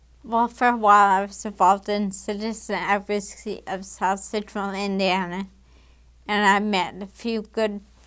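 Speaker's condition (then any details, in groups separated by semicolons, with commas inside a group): Damaged diaphragm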